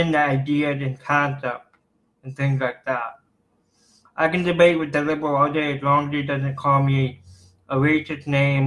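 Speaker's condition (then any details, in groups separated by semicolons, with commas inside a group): Cerebral palsy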